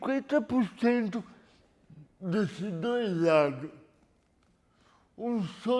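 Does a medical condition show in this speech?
Yes: cerebral palsy.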